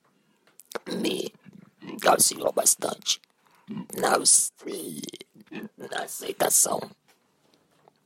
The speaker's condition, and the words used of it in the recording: Laryngectomy. E agora eu tenho uma voz esofágica, a qual eu conquistei através dos exercícios apresentados pela fono